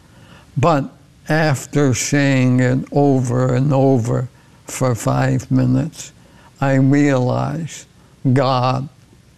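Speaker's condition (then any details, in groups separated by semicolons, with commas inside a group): ALS; beyond 11 years now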